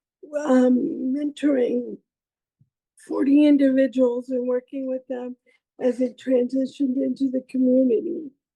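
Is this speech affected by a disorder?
Yes: cerebral palsy.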